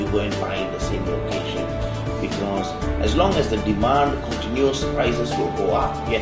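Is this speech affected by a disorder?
No.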